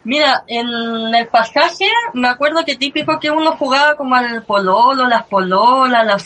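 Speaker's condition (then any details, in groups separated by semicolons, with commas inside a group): Cleft lip and palate; since early childhood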